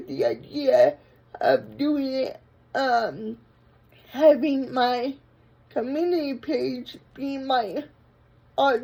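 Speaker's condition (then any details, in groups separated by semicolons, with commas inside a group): Brain injury; unable to walk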